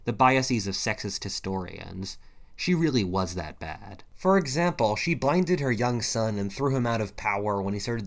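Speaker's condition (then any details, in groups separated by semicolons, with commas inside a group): No condition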